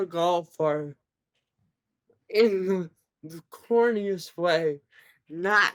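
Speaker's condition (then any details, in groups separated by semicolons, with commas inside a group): Cerebral palsy, severe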